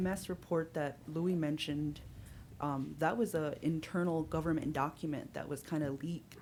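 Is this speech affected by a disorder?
No.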